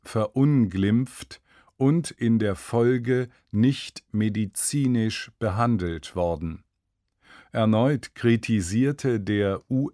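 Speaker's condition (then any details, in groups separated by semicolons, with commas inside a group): No condition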